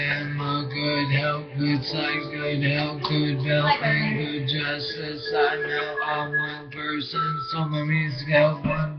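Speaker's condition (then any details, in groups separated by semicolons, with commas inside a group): Brain injury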